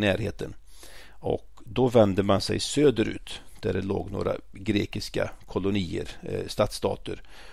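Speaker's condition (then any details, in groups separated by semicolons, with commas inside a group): No condition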